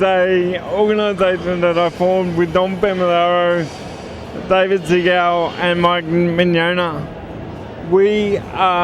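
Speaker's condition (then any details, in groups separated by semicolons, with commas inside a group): Cerebral palsy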